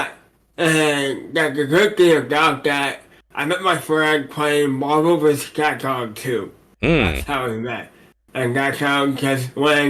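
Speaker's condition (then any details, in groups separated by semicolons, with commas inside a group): Cerebral palsy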